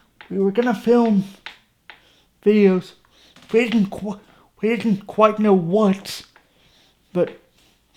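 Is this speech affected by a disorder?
Yes: cerebral palsy; from birth.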